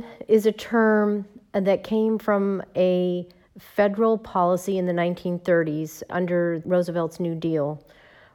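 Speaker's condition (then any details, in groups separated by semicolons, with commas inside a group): No condition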